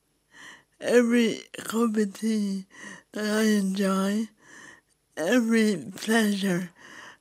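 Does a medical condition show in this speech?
Yes: cerebral palsy; COVID in January requiring ventilator.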